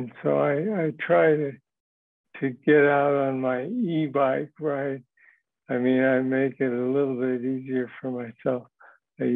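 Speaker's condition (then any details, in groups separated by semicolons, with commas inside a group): Parkinson's disease; DBS implant, tremor originally main symptom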